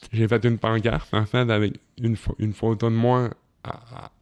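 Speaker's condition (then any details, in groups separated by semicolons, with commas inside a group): Cerebral palsy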